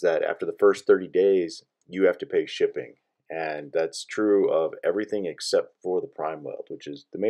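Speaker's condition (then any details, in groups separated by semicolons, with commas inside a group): No condition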